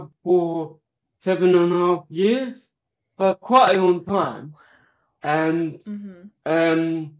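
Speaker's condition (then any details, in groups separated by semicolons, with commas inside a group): Cerebral palsy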